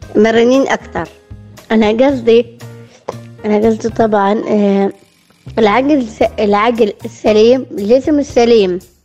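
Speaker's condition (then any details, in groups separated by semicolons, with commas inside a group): Down syndrome; present from birth, born premature, heart stopped at birth, on devices and breathing machine as newborn; 23 years old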